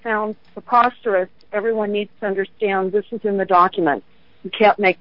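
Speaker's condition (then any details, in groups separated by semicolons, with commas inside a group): No condition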